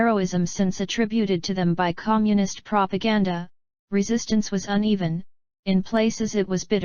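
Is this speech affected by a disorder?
No.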